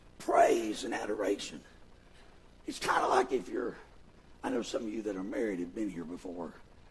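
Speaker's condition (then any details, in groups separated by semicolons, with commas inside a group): Vocal fold paralysis, bilateral; speaks with false vocal folds; both vocal cords paralyzed, do not come together, move or vibrate, false folds compensate for voicing; voice partly regained since loss about 9 years ago, false-fold voicing on camera exam, Baptist Hospital; voice worse than before, Kermit-the-Frog-like, irritating, pushes much air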